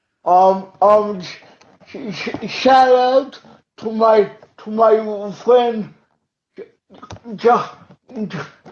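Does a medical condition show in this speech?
Yes: cerebral palsy; uses wheelchair.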